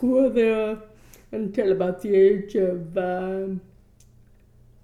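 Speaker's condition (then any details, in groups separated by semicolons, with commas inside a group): Cerebral palsy; born deaf, 60-70% loss one ear, 80% other, motor control affected, speech-hearing classes at Mueller Elementary School; wears hearing aids, worn since about age nine; speech impediment, linked by speaker to cerebral palsy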